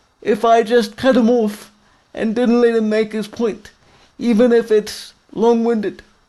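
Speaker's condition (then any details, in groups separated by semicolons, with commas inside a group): Quadriplegic cerebral palsy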